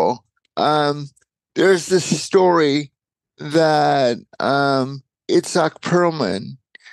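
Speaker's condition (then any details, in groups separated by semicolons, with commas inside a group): Cerebral palsy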